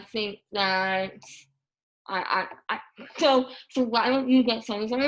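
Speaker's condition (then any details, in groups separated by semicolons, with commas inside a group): Moebius syndrome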